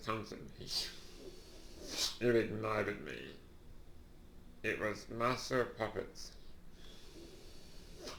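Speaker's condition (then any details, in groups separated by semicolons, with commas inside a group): Duchenne muscular dystrophy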